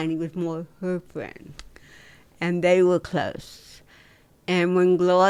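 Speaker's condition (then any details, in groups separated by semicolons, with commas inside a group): Dystonia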